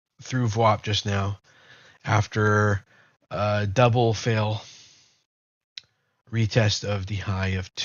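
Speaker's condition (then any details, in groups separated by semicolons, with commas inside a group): No condition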